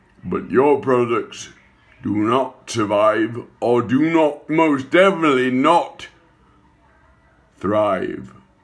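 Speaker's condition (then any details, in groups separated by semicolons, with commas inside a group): Acquired brain injury, ataxia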